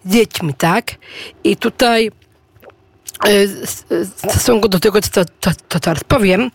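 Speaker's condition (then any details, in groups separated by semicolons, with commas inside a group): Down syndrome; experience with rehabilitation stays (turnus rehabilitacyjny)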